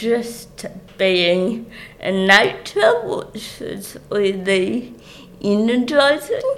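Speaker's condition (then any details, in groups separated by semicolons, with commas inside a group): Cerebral palsy; speech obviously affected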